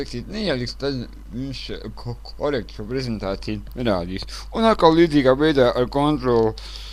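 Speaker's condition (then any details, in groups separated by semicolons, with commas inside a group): Cerebral palsy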